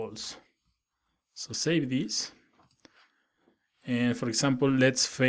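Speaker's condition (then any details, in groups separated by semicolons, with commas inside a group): No condition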